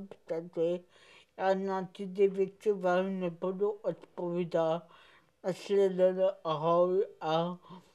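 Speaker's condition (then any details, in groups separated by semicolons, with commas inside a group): Cerebral palsy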